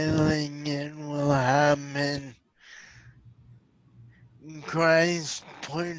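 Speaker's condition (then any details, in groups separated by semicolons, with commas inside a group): Traumatic brain injury; severe car accident at 18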